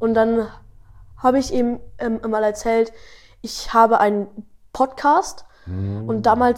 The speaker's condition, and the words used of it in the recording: Stuttering. Da ist es so, ich stottere wenig in den Folgen, weil ich eben im Flow bin und flüssig sprechen will.